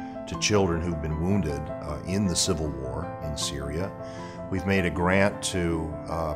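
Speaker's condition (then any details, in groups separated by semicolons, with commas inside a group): No condition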